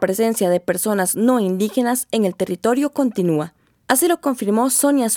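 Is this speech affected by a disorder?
No.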